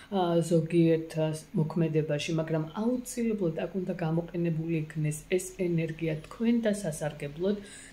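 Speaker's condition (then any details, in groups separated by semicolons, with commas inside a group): No condition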